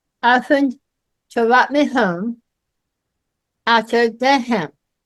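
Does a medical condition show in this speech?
Yes: myasthenia gravis.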